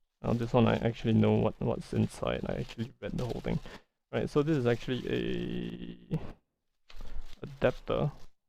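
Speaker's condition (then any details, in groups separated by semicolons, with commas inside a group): No condition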